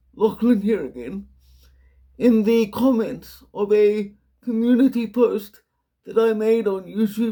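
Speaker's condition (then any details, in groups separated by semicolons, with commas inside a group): Quadriplegic cerebral palsy, severe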